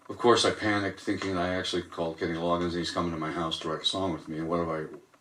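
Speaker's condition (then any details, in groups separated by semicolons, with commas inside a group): No condition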